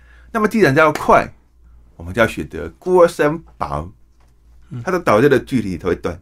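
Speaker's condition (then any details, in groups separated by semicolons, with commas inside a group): Hearing impairment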